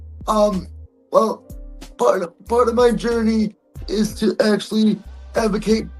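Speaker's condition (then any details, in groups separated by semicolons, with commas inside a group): Cerebral palsy; present from birth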